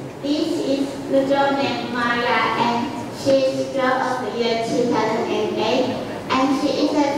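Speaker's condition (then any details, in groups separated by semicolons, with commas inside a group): Cerebral palsy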